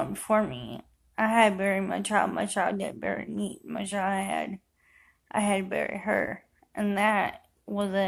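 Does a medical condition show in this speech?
Yes: cerebral palsy; affects walking.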